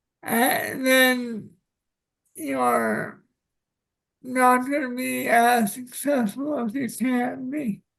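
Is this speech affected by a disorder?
Yes: cerebral palsy.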